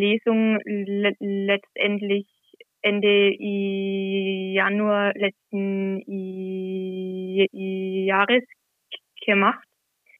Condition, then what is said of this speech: Stuttering. Natürlich war es nicht stotterfrei, um Gottes Willen, äh, aber allein diese Überwindung, das dann zu machen, das lässt mich dann immer schon noch einmal wachsen und gibt einen Selbstvertrauen.